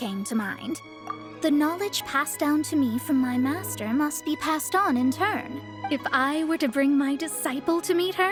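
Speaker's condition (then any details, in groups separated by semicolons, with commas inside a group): No condition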